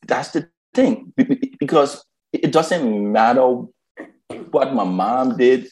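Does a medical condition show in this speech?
Yes: stuttering; stuttering first noticed by mother around age 8, self-conscious about it from early teens after mother left Liberia; still has fear and insecurities around stuttering, five years in Toastmasters, former club president; fear of speaking, skipped ninth grade valedictorian speech, won Toastmasters club speech contest; here repeated sounds, prolonged sounds.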